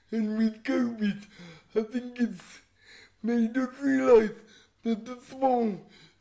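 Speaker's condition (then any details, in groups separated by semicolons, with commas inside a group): Cerebral palsy; voice described as unusual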